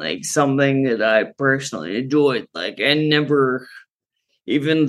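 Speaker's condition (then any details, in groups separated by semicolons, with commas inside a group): Friedreich's ataxia; genetic neuromuscular condition from birth, normal childhood, slowly worsening, diagnosed sophomore year of college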